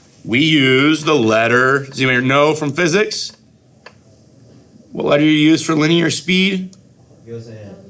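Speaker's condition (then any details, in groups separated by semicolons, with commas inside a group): No condition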